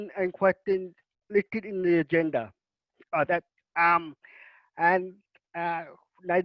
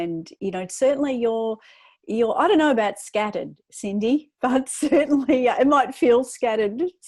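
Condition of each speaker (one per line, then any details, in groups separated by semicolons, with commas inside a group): Cerebral palsy
No condition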